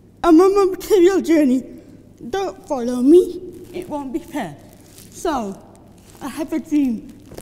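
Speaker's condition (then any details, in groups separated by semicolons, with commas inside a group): Cerebral palsy; from birth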